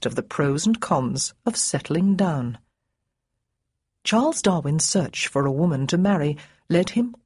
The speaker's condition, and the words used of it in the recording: None; typical speech.